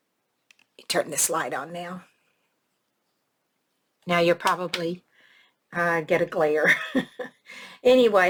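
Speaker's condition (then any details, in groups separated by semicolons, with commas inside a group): No condition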